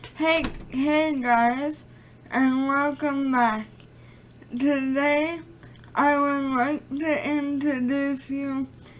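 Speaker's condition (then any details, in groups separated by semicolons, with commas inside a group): Cerebral palsy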